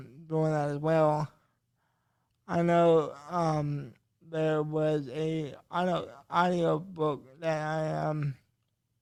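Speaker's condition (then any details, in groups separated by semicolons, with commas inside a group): Cerebral palsy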